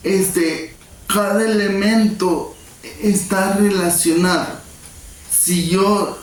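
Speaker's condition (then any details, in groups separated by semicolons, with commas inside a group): Cerebral palsy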